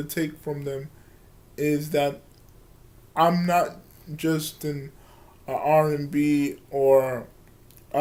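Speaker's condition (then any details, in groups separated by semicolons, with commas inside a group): Cerebral palsy; from birth, wheelchair user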